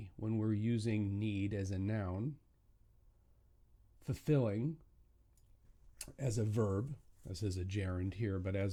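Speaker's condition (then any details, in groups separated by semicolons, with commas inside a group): No condition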